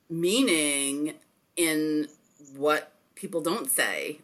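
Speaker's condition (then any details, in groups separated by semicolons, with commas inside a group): Stuttering; less pronounced than some other people who stutter, long-standing avoidance; avoidance still present; fear of stuttering when interjecting, difficulty with small talk; prolonged sounds, blocks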